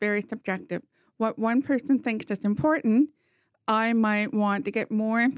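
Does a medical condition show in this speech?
Yes: profound hearing loss, congenital, bilateral; congenital profound hearing loss both ears, hearing aid right ear only, no fire alarm heard without it; talks very well despite profound hearing loss, did not talk until age four.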